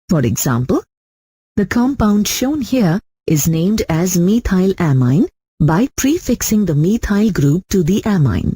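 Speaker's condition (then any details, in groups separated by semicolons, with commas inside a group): No condition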